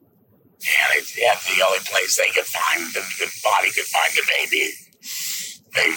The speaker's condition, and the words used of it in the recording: Laryngectomy. I've learned how to use my esophagus like it's vocal cords.